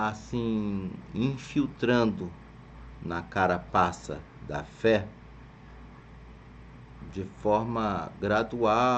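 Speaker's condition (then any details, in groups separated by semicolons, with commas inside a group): No condition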